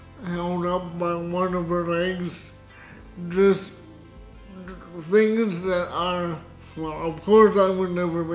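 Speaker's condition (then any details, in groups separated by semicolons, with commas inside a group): Cerebral palsy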